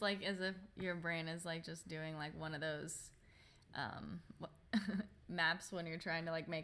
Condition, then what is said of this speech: None; typical speech.